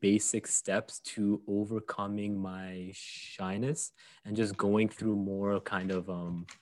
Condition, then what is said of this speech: Stuttering. A lot of it is just because around five, I developed a stutter, which I just have a bit now, but I really overcame it